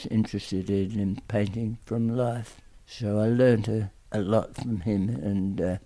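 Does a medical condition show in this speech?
Yes: tongue cancer; aggressive tongue cancer.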